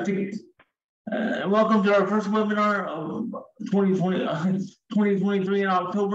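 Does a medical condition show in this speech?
Yes: cerebral palsy, severe; wheelchair user.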